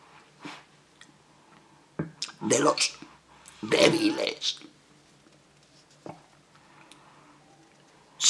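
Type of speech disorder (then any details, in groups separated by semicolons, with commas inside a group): Oesophageal speech; laryngectomy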